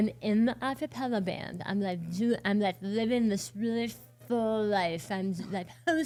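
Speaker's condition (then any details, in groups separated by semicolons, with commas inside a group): Oral cancer, partial glossectomy; half tongue replaced with leg flap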